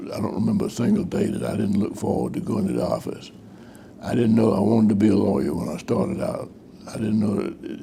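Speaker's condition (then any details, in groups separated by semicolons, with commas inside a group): Parkinson's disease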